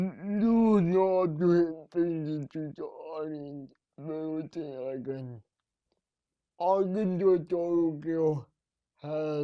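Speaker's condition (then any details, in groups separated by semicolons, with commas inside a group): Cerebral palsy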